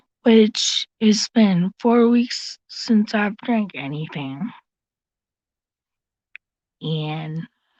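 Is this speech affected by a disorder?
Yes: cerebral palsy; since birth.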